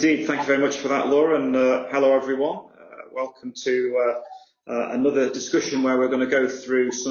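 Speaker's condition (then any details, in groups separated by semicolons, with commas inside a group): No condition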